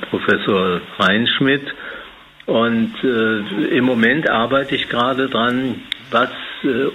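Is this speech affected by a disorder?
Yes: Parkinson's disease; years of hand tremor holding a glass, dismissed as stage fright, diagnosed by neurologist after examination.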